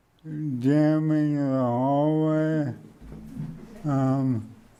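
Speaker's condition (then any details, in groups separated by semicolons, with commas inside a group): Motor neuron degeneration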